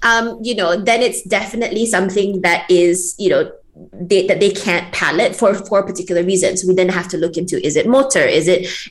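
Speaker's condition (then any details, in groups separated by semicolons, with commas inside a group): No condition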